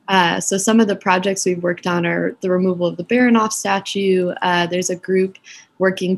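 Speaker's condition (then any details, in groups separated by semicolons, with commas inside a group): No condition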